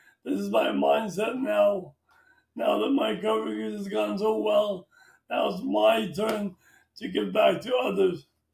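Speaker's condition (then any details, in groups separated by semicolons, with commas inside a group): Traumatic brain injury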